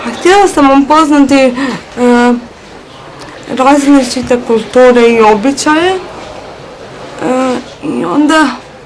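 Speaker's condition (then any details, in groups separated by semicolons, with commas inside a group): Cerebral palsy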